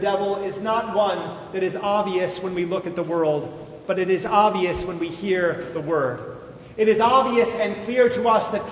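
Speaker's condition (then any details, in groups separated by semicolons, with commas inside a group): No condition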